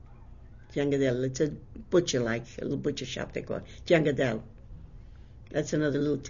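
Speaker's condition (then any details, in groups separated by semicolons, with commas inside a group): No condition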